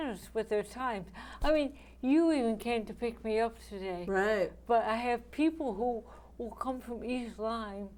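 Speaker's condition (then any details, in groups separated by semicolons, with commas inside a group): ALS; right hand onset, right hand useless, AFOs, walker, rollator; diagnosed within last year, on medications, can write a little; some pills hard to swallow, tongue twists on long words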